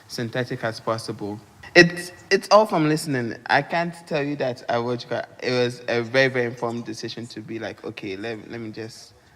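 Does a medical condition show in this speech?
No.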